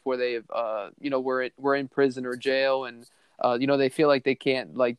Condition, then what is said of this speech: No condition.